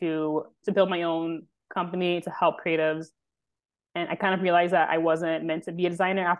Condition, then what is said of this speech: Stuttering. I know it can be annoying when I'm saying it a lot in every episode, but it's really just because I'm trying to like push through my words and make sure that I'm being as fluent